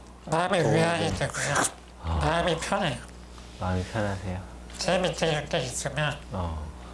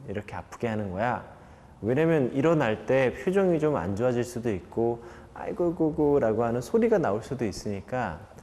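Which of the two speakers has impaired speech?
The first: ALS (Lou Gehrig's disease); whole-body paralysis, leg onset; 7 years since onset, bedbound, 24-hour care, intermittent respirator; breathing difficulty, eats in portions with respirator, short breath.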